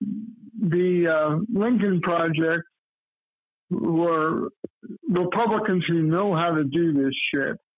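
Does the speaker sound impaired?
Yes: cerebral palsy; lifelong.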